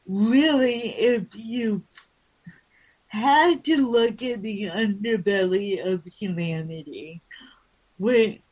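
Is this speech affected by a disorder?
Yes: cerebral palsy.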